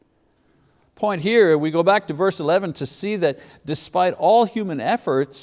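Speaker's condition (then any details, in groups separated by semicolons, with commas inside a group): No condition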